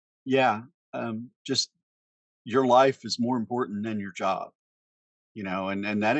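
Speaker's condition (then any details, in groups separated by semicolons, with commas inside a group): No condition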